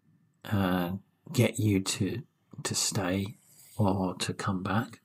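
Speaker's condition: No condition

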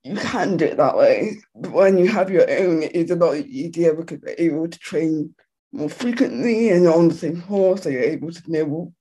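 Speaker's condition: Quadriplegic cerebral palsy; present from birth, muscles move uncontrollably; physiotherapy, riding at local RDA recommended by physiotherapist, riding gives temporary relief

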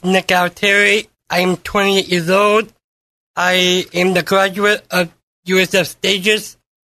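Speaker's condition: Down syndrome; present from birth

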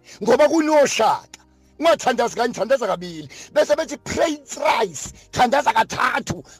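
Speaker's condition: No condition

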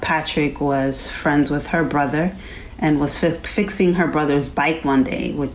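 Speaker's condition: No condition

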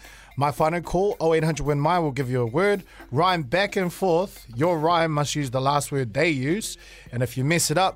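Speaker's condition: No condition

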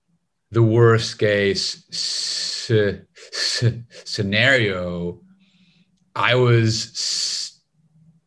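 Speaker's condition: Stutter; lifelong stutter, breathing technique from speech course also done by Gareth Gates, joined Toastmasters; still stutters in six languages, controls stutter with breathing technique; debilitating stutter, avoided speaking about 25 years, stutter evident when speaking, pauses resemble internet lag; repeated sounds, prolonged sounds

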